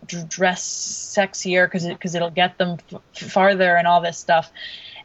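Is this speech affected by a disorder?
Yes: stuttering; onset second or third grade, formerly covert, therapy at 15, American Institute for Stuttering, New York; still stutters a good amount, ongoing sessions at American Institute for Stuttering, not practising tools recently; Stuttering modification, prolongations, easy onsets, pullouts, voluntary Stuttering, breathing format, slowing speech greatly reduces Stuttering; here repeated words, prolonged sounds.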